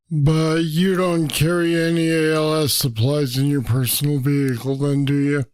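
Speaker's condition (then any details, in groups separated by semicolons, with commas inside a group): Parkinson's disease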